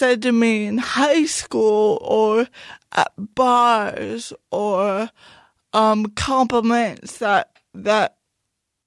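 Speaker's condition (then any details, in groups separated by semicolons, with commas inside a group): Cerebral palsy; speech noticeably affected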